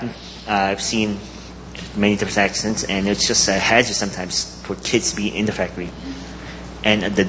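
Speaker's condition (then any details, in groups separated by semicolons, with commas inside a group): Cleft palate; congenital cleft palate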